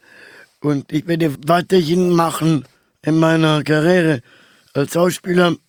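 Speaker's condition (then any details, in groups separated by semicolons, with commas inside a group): Down syndrome; trisomy 21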